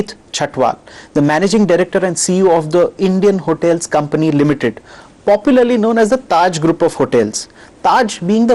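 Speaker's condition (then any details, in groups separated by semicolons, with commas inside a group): No condition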